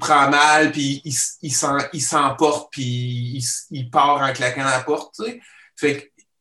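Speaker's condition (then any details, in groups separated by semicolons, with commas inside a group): Stuttering; genetic and neurological; stutters in daily life, partial control keeps spontaneity, full control would need changed voice; repeated sounds, prolonged sounds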